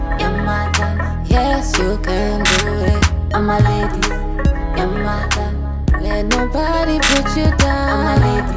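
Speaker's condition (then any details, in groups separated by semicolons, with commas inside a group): No condition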